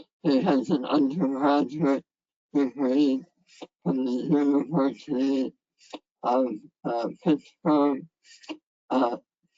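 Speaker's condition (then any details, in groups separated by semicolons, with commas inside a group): Head and neck cancer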